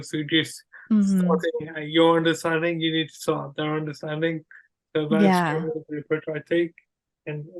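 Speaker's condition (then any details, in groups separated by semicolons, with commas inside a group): Cerebral palsy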